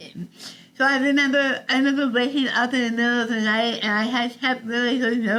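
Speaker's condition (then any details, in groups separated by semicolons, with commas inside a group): Tongue cancer, partial glossectomy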